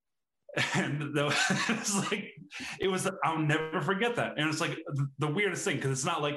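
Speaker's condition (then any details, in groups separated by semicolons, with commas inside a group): Stuttering; lifelong genetic stutter, onset early childhood, weekly speech therapy kindergarten to ninth grade, then dismissed; well controlled, hides stutter well, occasional very stuttery days, rarely stutters when performing magic; words sometimes don't come out as intended or when intended; repeated sounds, prolonged sounds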